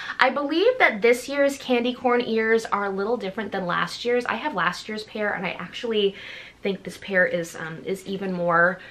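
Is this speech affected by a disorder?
No.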